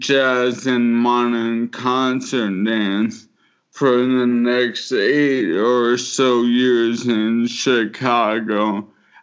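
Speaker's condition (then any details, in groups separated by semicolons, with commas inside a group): Motor neuron disease; can no longer dance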